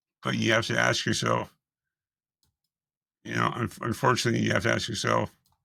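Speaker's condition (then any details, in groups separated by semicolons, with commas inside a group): Multiple system atrophy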